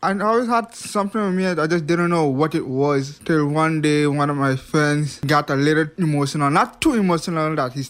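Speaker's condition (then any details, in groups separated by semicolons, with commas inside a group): Hearing impairment; past speech impediment; past speech impediment improved with much practice, listening needs much focus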